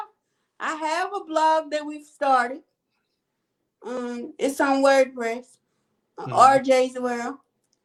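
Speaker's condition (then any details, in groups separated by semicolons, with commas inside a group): Cerebral palsy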